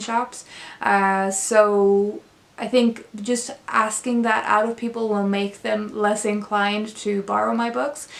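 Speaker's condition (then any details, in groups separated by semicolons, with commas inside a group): No condition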